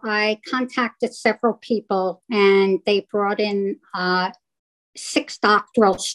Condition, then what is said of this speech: Deafness. Well, you speak so well, and you're such a bright person.